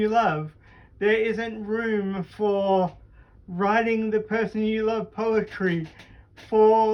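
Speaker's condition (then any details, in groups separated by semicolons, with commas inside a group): Cerebral palsy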